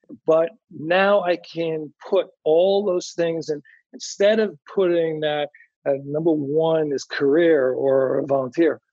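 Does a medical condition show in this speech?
Yes: anomic aphasia after stroke; right side unable to move, initially global aphasia per SLPs, then Broca's, now anomic aphasia; expected lifelong, setbacks after three seizures, constraint-induced movement therapy (CIMT); initially could neither understand nor speak, first year only 1,000-1,500 words, now word-finding problems.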